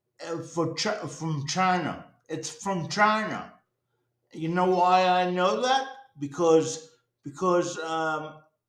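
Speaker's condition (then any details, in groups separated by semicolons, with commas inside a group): Cerebral palsy; present from birth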